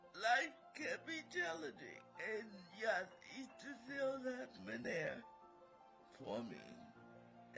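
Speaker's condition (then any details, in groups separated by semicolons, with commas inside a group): Cerebral palsy; uses wheelchair; massage therapy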